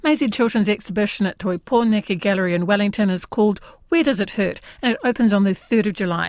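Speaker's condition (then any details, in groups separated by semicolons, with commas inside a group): No condition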